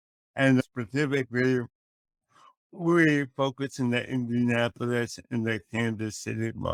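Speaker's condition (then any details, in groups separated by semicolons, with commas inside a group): Cerebral palsy; speech affected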